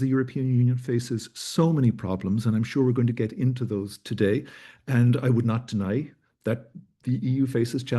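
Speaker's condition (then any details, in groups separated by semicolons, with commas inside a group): No condition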